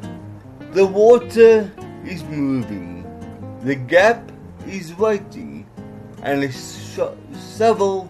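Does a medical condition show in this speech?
Yes: cerebral palsy; worse when mouth tires.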